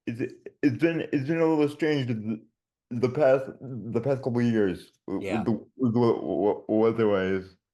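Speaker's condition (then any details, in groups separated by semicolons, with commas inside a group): Dystonia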